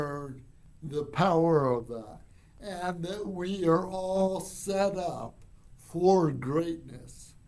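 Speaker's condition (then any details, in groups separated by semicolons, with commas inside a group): Cerebral palsy; from birth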